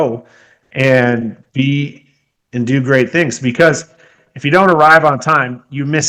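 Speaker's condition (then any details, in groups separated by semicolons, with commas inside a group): No condition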